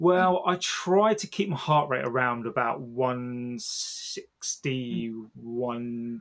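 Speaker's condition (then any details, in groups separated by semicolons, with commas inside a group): Stammer; long hidden even from wife and kids, became quite unwell with it last year; speaking on podcast with stammer, says speaking here has taken a lot; has always fought to be able to speak; prolonged sounds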